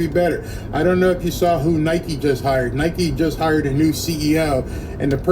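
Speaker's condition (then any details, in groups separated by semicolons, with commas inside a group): No condition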